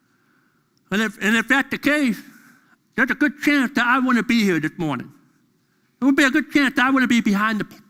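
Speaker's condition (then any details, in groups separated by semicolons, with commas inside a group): Deafness; deaf during school years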